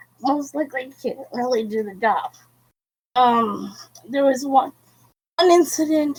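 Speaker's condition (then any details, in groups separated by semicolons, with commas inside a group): Cerebral palsy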